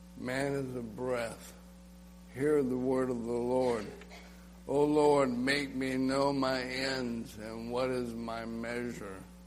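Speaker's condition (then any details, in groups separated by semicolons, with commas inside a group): ALS; nerve disease attacking nerves and muscles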